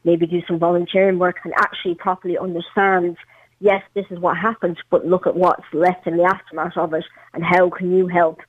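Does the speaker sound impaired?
Yes: cleft palate; congenital, parents' Chernobyl radiation exposure, premature, over twenty surgeries, leg amputated, prosthetic limb age 12; all needed treatment received in Ireland, leads normal active life.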